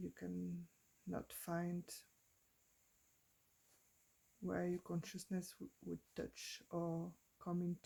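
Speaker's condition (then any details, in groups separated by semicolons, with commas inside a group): No condition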